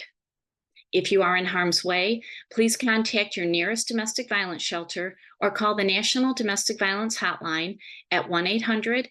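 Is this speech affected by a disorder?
No.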